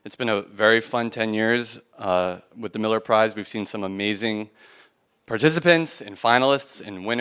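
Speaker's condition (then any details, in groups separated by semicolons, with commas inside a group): No condition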